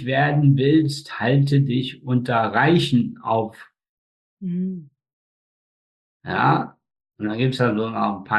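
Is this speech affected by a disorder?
Yes: spastic tetraparesis, spastic quadriplegia; birth injury, cord around neck, brain oxygen loss up to 15 minutes, four limbs, facial paralysis; slightly hoarse from many speeches, runs half marathons, practises piano; speech control difficulties.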